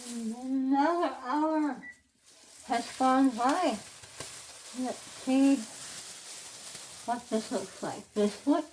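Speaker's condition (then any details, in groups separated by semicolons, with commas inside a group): Head and neck cancer; tracheostomy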